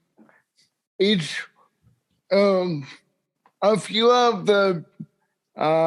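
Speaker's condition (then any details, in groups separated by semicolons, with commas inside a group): Cerebral palsy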